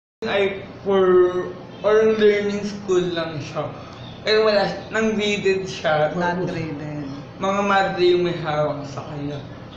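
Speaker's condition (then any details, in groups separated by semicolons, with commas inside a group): Mild cerebral palsy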